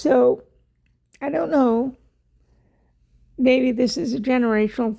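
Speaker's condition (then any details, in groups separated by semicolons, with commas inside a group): Cerebral palsy; wheelchair user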